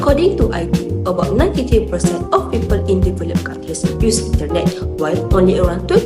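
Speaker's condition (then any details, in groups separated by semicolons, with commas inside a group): No condition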